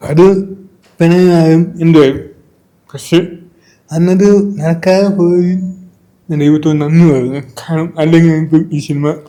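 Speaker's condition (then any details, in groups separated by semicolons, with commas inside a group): Cerebral palsy; from birth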